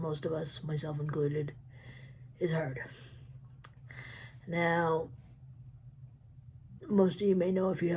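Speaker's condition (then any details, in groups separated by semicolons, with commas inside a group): Cerebral palsy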